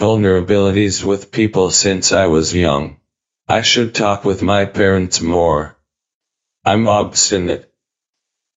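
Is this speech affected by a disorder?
Yes: ALS, through a speech-generating device; diagnosed at age 34, lost walking, talking and breathing, tracheostomy and ventilator; cannot speak, eye-activated synthetic voice built from voice banking, types replies, silences while typing.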